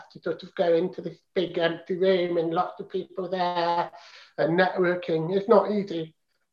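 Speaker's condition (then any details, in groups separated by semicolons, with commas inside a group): Profound deafness; congenital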